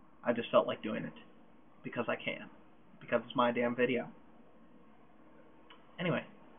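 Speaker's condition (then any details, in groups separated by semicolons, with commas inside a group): No condition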